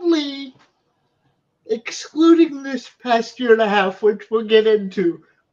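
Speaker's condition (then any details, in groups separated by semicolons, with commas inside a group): Cerebral palsy; wheelchair user, physical therapy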